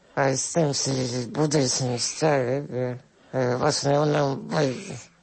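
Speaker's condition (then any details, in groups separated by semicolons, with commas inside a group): Spinal muscular atrophy with tracheostomy; onset early childhood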